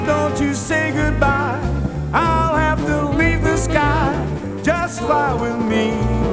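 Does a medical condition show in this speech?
No.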